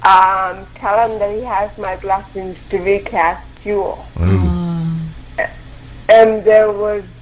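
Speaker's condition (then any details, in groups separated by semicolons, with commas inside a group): Cerebral palsy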